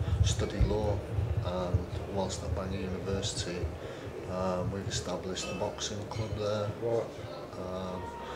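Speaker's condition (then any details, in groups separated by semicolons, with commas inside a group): No condition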